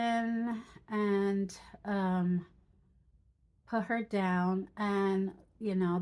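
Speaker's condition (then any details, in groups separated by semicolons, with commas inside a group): No condition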